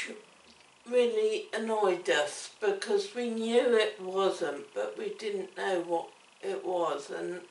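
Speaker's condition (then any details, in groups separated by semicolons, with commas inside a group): Cerebellar ataxia; affected speech and swallowing, voice judged inadequate for teaching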